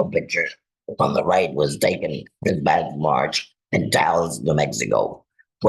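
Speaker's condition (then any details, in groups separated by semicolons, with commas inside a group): Laryngectomy; total laryngectomy and glossectomy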